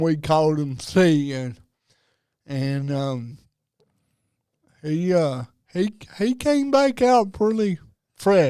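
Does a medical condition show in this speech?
Yes: cerebral palsy.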